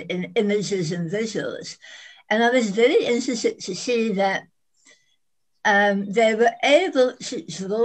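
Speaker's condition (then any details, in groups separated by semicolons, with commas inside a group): Head and neck cancer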